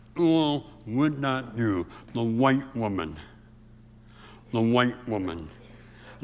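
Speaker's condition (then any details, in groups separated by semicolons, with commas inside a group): Severe speech impediment; about age 84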